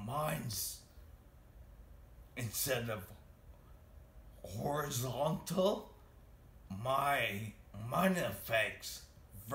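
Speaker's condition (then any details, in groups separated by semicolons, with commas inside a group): Traumatic brain injury; car accident at 28, multiple throat intubations; acquired at age 28 in car accident; speech difficulty from brain injury, throat pain when talking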